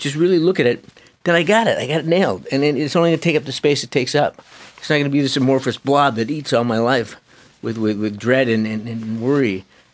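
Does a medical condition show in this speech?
Yes: Parkinson's disease; young onset.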